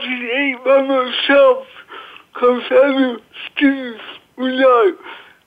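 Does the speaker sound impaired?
Yes: cerebral palsy.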